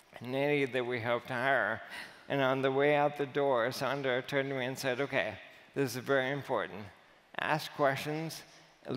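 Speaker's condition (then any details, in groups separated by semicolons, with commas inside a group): Amyotrophic lateral sclerosis; age 38, over two years since diagnosis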